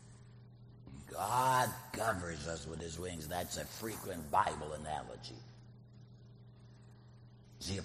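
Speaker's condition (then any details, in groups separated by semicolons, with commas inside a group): Laryngectomy, voice prosthesis; voice much better now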